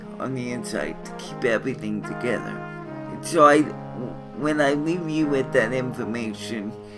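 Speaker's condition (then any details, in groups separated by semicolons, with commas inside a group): Cerebral palsy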